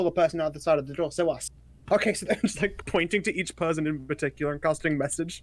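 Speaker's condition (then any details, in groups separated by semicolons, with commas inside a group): No condition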